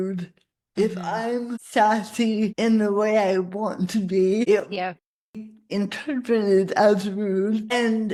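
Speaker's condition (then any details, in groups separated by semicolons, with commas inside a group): Cerebral palsy; spasticity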